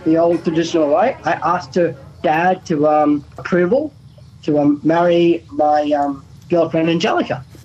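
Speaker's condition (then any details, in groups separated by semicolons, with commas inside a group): Down syndrome; present since early childhood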